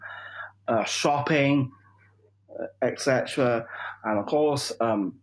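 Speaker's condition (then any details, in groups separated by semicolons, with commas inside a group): Down syndrome; 45 years old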